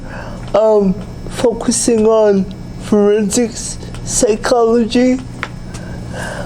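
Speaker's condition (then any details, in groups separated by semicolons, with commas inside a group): Cerebral palsy; able to speak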